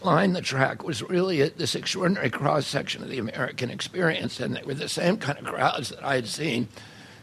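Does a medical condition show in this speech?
Yes: spasmodic dysphonia; sudden onset age 42, titanium bridge between vocal cords in Japan, Dr. Andrew Blitzer recommended; about 27 years since onset, age 69, injections every 2 months stopped, Japanese surgery worked well; voice rough and shaky, mistaken for crying, tight cords blocked air, formerly failed completely, worse before.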